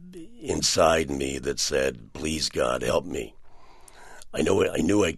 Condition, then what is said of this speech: Laryngectomy. And incidentally, I want to tell you, Scott, that I'm often complimented, especially by women, on the sexiness of my voice today.